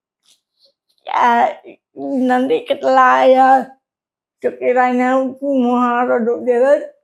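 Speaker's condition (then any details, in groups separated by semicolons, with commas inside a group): Cerebral palsy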